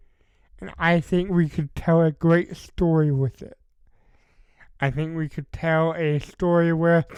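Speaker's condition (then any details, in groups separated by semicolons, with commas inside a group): Cerebral palsy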